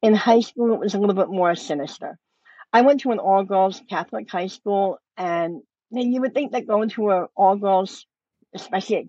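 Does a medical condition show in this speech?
Yes: cleft lip and palate; speech affected, workplace discrimination over how speaks.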